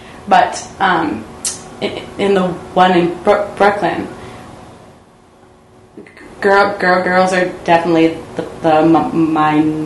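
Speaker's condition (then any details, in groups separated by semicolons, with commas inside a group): Stuttering; stuttering since childhood, speech therapy as child, therapist suggested voluntary stuttering; practising voluntary stuttering, deliberately stuttering more, not avoiding stuttering, addressing fear and shame; stutters a lot in some situations and periods, sometimes hides it by acting as listener, talkative; repeated sounds, prolonged sounds, blocks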